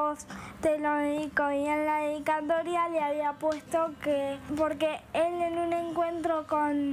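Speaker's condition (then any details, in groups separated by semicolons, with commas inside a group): Cerebral palsy; motor disorder, all four limbs, from birth, premature; 14 years old, not independent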